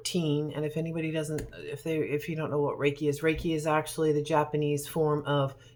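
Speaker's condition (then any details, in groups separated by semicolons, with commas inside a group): No condition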